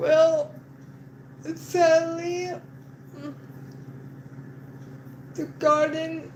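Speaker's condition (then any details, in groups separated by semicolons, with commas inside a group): Cerebral palsy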